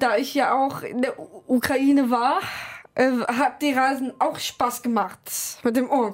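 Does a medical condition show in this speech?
Yes: Down syndrome; trisomy 21, chromosome 21 present three times instead of twice, develops differently.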